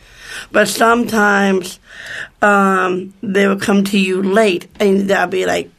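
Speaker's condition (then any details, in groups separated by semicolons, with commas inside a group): Down syndrome; born in Rochester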